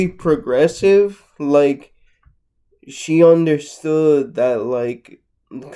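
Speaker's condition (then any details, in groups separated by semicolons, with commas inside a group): Cerebral palsy, mixed, mild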